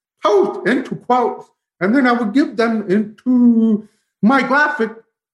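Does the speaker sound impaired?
Yes: profound deafness, bilateral, from spinal meningitis; both ears, onset about 18 months old, spinal meningitis destroyed auditory nerve.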